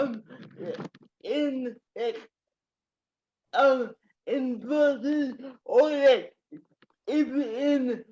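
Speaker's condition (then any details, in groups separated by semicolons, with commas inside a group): Cerebral palsy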